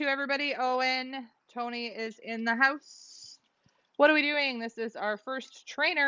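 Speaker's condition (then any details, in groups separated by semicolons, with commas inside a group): No condition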